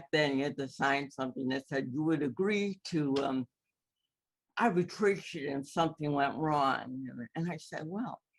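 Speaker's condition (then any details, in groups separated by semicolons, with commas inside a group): Cerebral palsy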